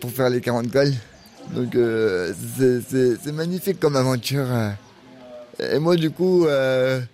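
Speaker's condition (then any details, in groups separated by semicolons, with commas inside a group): Cerebral palsy; cerebral palsy from extreme prematurity, born at 6 months, twin pregnancy, neuromotor brain cells damaged; six personal care assistants in turn around the clock, body coping with nine-day ride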